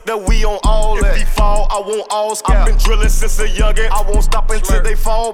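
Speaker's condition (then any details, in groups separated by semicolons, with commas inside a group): No condition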